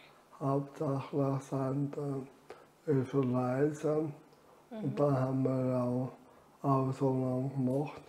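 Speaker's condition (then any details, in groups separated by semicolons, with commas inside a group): Amyotrophic lateral sclerosis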